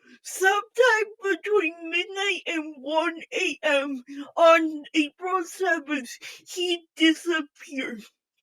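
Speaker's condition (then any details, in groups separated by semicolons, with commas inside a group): Physical speech impairment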